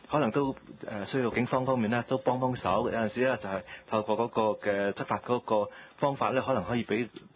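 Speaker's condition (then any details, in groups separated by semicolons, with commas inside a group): No condition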